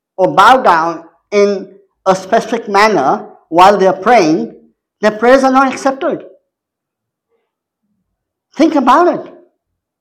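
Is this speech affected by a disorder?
Yes: cleft palate; congenital cleft palate.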